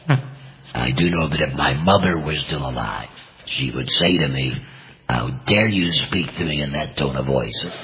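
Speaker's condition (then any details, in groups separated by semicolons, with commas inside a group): Total laryngectomy, complete laryngectomy, voice prosthesis; may sound painful to listeners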